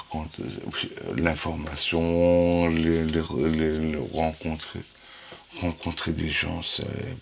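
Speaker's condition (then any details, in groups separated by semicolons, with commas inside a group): Huntington's disease; inherited, 43 repeats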